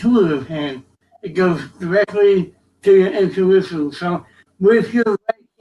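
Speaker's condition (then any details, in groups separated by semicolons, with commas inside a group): Cerebral palsy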